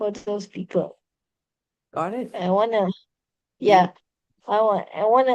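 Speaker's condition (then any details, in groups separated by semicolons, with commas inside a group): Cerebral palsy; spastic quadriplegia, neonatal brain oxygen loss, premature birth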